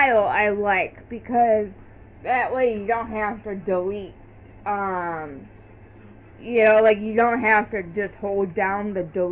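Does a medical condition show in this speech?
Yes: cerebral palsy.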